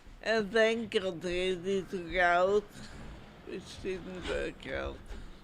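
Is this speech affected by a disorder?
Yes: multiple sclerosis.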